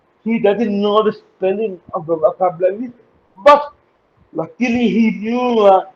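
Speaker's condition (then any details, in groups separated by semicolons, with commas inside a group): Cerebral palsy; uses wheelchair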